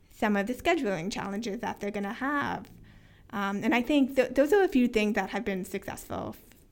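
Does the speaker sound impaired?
Yes: hearing loss with cochlear implants; bilateral cochlear implants, first implant at age 18, not born deaf, born with some hearing, formerly FM systems with hearing aids; many years with bilateral cochlear implants, more disabled when implants malfunction; pretty good speech and listening comprehension in childhood, kept on speech path.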